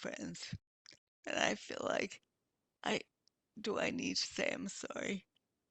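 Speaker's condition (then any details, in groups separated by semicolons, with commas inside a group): Multiple sclerosis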